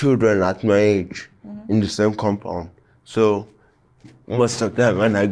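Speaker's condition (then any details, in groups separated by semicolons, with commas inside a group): Cerebral palsy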